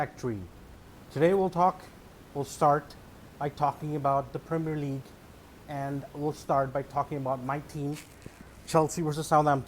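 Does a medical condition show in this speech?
No.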